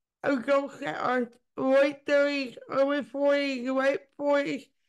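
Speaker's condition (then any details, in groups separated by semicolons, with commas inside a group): Cerebral palsy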